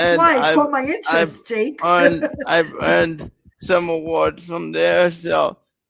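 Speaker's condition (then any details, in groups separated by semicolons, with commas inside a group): Cerebral palsy; present from birth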